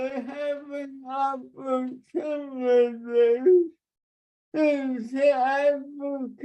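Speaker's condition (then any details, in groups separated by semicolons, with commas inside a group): Traumatic brain injury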